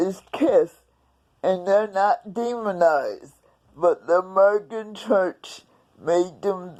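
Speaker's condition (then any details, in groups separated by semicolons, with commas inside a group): Cerebral palsy; several unnoticed strokes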